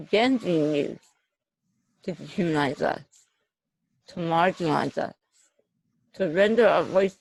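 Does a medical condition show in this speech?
Yes: neuromuscular disease; uses a ventilator; speaking sometimes very difficult, needs extra time.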